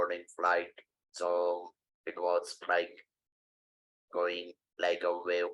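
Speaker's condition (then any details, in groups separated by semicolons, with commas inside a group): Stage IV larynx cancer; surgery cost natural voice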